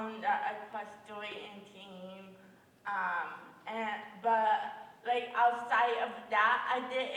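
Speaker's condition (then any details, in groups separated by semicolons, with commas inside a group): Cerebral palsy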